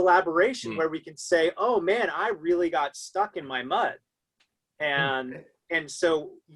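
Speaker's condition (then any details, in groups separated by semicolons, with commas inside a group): No condition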